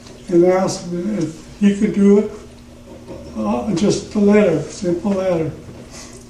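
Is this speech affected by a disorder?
Yes: Parkinson's; trouble in the throat while speaking; trouble in the throat when speaking.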